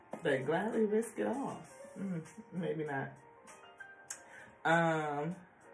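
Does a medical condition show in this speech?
No.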